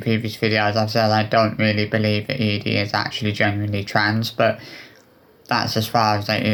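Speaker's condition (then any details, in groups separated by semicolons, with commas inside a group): No condition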